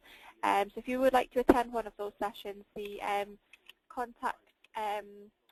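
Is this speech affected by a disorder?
No.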